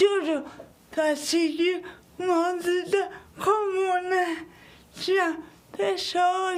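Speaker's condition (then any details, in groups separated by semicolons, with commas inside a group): Cerebral palsy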